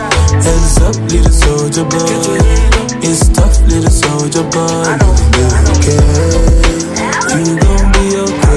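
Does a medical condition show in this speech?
No.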